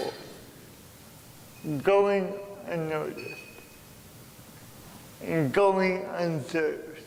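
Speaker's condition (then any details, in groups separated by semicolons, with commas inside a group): Cerebral palsy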